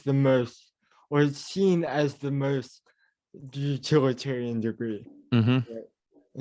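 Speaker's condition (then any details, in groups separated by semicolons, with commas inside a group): Cerebral palsy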